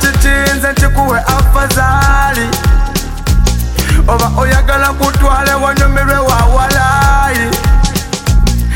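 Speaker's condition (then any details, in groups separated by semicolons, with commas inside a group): No condition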